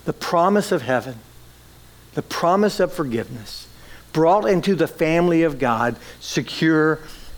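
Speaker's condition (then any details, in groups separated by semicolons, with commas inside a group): No condition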